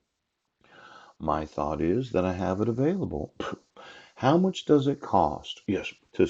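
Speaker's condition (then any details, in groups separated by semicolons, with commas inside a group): No condition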